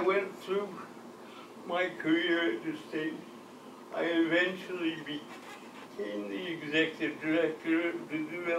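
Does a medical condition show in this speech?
Yes: cerebral palsy; from birth.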